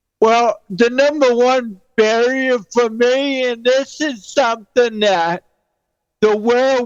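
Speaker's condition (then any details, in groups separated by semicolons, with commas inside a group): Cerebral palsy; present since birth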